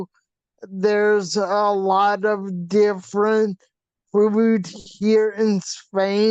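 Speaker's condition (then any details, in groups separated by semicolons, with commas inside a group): Facial paralysis from hydrocephalus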